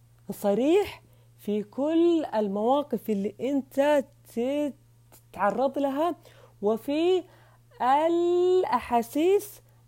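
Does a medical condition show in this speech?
Yes: stuttering; ongoing process of controlling it, experience with specialist therapy; here repeated sounds, prolonged sounds.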